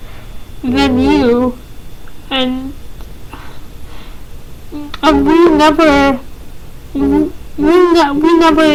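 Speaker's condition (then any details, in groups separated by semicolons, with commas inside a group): Cerebral palsy, mild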